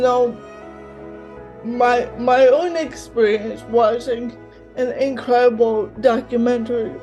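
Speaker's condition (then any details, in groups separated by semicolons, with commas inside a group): Cerebral palsy, mild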